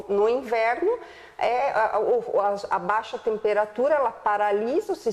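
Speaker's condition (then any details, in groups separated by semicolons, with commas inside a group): No condition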